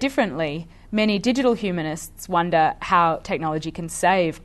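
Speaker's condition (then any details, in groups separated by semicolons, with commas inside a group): No condition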